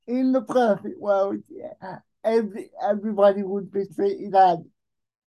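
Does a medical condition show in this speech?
Yes: cerebral palsy; most severe type, present since birth, uses electric wheelchair driven himself, expected non-verbal, began talking at age 6; speech affected, can get rambly when nervous.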